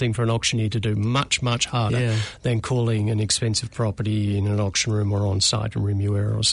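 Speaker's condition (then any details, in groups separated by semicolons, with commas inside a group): No condition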